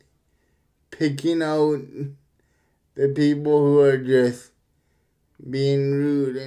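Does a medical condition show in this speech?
Yes: cerebral palsy.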